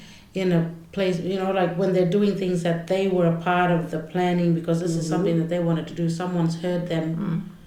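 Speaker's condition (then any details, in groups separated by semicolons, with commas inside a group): No condition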